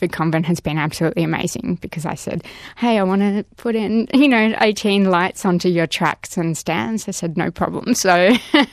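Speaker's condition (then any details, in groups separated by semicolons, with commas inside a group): Profound deafness, progressive hearing loss, cochlear implants; born with moderate hearing loss about 30-40%, detected at three, total loss in 20s, bilateral cochlear implants; second implant last year after first, rehabilitation with surgeon, understands speech well even in noise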